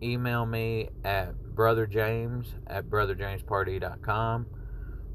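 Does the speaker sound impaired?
No.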